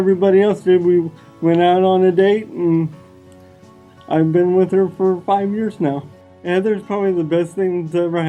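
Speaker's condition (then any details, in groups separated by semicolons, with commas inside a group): Cerebral palsy; wheelchair user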